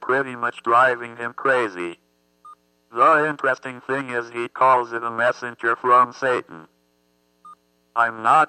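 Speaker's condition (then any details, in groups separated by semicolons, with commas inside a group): Athetoid cerebral palsy; communication box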